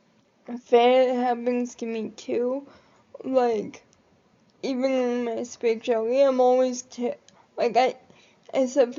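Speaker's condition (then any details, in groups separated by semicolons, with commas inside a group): Cerebral palsy; able to articulate and speak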